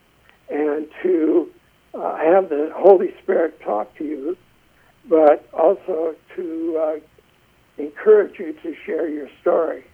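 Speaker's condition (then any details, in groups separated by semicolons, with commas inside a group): Essential tremor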